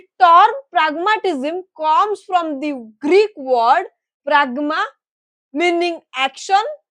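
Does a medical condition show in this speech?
No.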